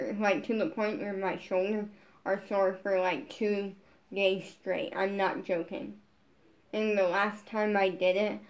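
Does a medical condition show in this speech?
Yes: brain injury.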